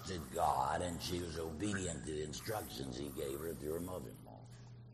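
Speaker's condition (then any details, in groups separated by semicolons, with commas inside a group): Laryngectomy, voice prosthesis; voice much better now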